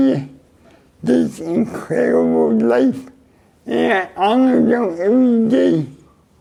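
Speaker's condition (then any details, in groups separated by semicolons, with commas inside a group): Cerebral palsy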